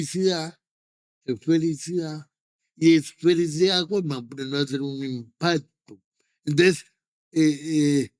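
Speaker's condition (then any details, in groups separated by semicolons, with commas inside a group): Cerebral palsy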